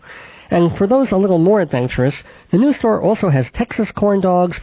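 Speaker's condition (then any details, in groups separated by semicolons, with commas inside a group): Cleft palate with lisp, mild; congenital cleft palate and cleft lip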